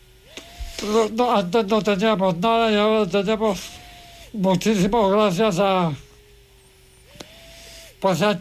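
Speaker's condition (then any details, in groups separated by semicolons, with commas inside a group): ELA (ALS); needs hoist to be put to bed, no longer drives or plays sport; needs help moving secretions and phlegm; voice described by host as impressive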